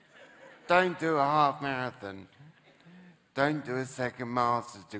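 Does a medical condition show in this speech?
Yes: traumatic brain injury, severe; once could not speak, voice different now.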